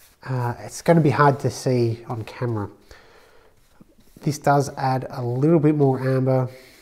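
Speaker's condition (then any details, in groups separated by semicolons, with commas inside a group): No condition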